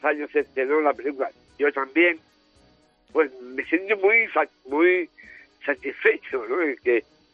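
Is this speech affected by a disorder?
Yes: Down syndrome.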